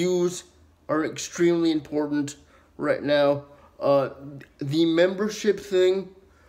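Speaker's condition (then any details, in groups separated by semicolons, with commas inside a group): Cerebral palsy, spastic diplegia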